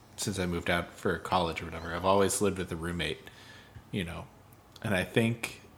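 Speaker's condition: No condition

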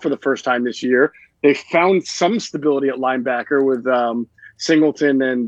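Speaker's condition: No condition

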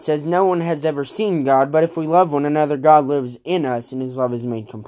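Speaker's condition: No condition

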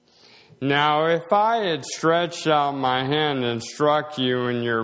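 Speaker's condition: Slowed speech, swallowing problems; reading down about 30 words per minute last year, 50 over two years

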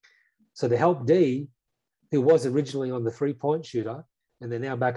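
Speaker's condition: No condition

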